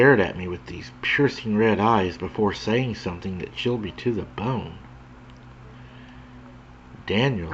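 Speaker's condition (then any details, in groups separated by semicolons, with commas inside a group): No condition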